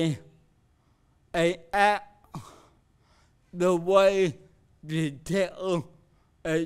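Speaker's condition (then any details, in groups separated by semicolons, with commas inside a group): Cerebral palsy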